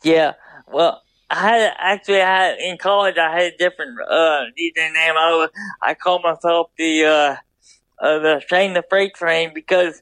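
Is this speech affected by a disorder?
Yes: double hemiplegia cerebral palsy; right side weaker than left.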